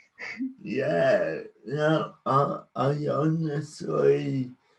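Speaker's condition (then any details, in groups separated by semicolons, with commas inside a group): Cerebral palsy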